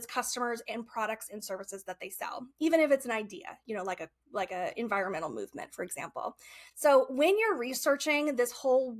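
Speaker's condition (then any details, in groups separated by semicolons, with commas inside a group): No condition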